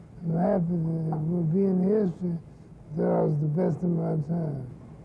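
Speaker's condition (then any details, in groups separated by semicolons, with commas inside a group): Parkinson's syndrome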